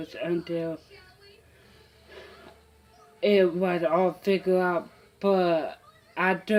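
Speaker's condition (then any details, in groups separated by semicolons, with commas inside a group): Mild cerebral palsy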